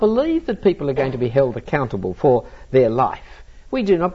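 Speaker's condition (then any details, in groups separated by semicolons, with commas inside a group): No condition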